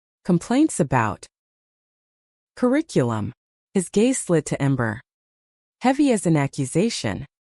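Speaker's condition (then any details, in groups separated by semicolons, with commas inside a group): No condition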